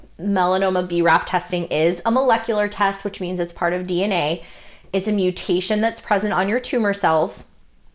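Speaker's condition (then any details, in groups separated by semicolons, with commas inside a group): No condition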